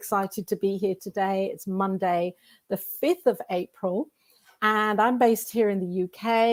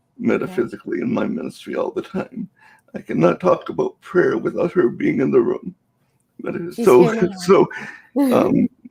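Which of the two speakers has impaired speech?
The second: cerebral palsy.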